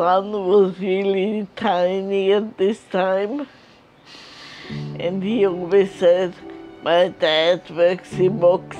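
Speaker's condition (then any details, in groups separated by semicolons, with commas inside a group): Multiple sclerosis; uses wheelchair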